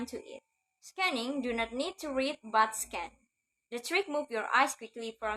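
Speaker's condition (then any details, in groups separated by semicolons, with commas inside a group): No condition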